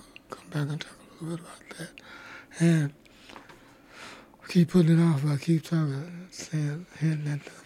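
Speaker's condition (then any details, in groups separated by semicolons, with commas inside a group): Dysphonia; dysphonia most of adult life, big hole in throat; recently diagnosed by specialists at Wash U in St. Louis, scary voice trouble past 24 months; voice gets quieter the more spoken, voice drops off, hard to hear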